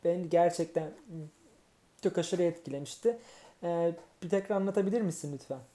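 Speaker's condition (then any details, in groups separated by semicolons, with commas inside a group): No condition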